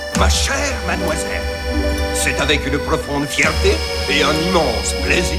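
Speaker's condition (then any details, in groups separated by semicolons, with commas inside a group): No condition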